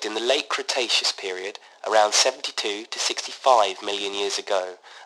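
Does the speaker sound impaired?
No.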